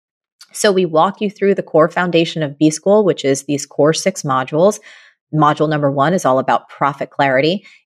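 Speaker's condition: No condition

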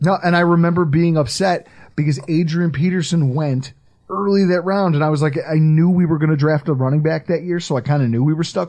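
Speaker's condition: No condition

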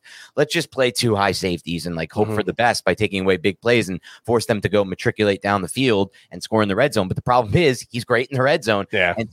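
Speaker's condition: No condition

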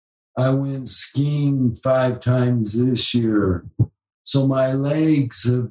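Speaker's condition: ALS; spasticity

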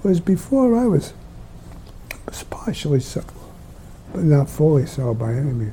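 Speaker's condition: Lou Gehrig's disease; ALS, terminal, onset mid-70s, early tiring walking half block, two years diagnosis to death, lost walking, standing, self-care; speech difficult but still possible, able to speak until nearly the end

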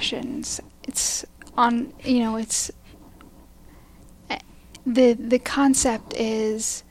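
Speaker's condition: Aphasia; onset about 6 years ago

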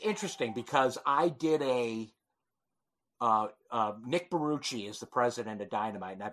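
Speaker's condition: No condition

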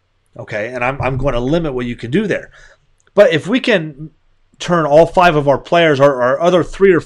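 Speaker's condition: No condition

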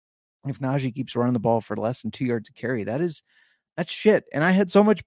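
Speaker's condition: No condition

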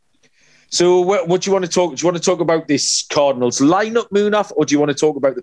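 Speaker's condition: No condition

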